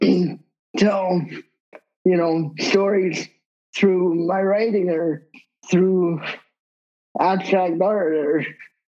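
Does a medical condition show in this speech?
Yes: cerebral palsy; wheelchair user.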